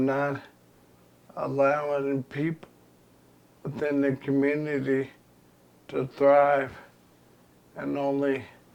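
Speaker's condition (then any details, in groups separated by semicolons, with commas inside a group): ALS; progressive terminal illness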